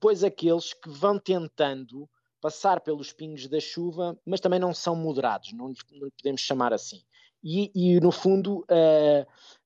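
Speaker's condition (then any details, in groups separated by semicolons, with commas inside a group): No condition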